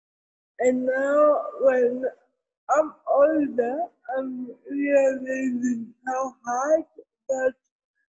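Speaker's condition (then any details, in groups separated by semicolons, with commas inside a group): Cerebral palsy; did not cry or breathe at birth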